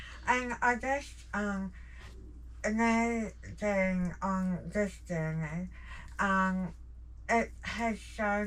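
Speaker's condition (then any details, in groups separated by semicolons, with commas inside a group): Jaw cancer surgery; tracheostomy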